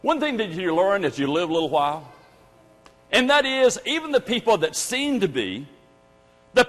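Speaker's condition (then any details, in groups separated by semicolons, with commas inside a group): No condition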